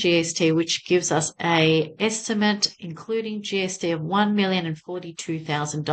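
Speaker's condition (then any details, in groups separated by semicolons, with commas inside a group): No condition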